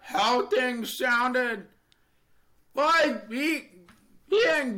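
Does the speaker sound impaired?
Yes: deafness, Neurofibromatosis Type 2.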